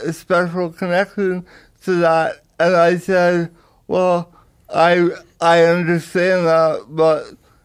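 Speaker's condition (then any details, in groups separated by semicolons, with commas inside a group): Cerebral palsy; power wheelchair user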